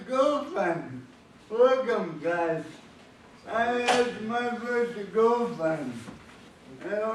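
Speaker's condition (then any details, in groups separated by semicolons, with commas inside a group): Cerebral palsy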